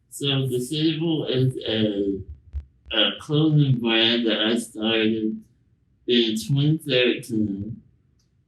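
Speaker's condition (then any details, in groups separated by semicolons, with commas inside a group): Spinal muscular atrophy; since birth, genetic, progressive muscle weakness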